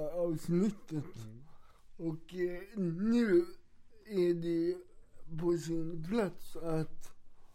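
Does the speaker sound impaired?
Yes: cerebral palsy; wheelchair user.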